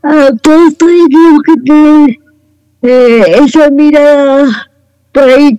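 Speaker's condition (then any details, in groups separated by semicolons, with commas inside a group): Cerebral palsy; wheelchair user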